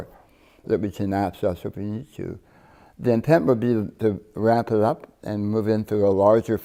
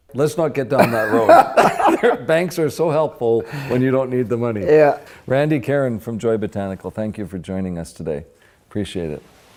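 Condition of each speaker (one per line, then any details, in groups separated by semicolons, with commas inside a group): Partial glossectomy for tongue cancer; tongue cancer, one third of tongue removed, flap reconstruction; distinctive accent after surgery, relearned talking
No condition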